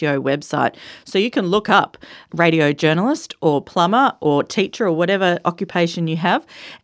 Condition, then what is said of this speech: No condition.